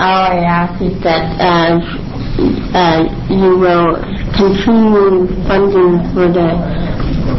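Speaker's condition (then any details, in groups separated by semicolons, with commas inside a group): Cerebral palsy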